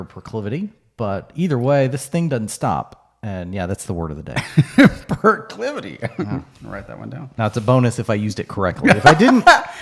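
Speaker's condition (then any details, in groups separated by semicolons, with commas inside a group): No condition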